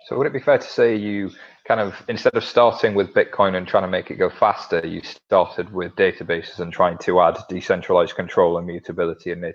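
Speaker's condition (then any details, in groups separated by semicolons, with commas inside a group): No condition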